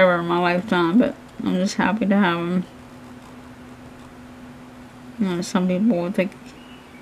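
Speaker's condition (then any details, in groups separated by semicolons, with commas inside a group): Cerebral palsy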